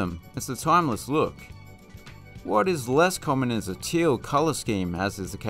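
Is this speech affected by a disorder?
No.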